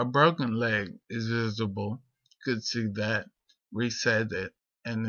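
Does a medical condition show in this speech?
Yes: multiple sclerosis; rambling speech.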